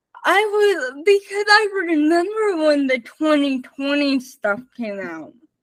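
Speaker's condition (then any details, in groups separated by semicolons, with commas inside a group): Spastic cerebral palsy, mixed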